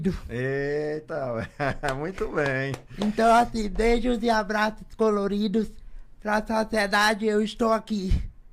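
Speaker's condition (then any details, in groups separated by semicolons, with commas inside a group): Cerebral palsy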